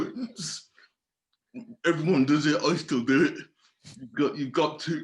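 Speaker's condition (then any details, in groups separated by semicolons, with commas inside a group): Cerebral palsy; from birth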